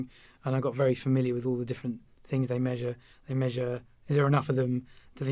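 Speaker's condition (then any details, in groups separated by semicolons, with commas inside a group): No condition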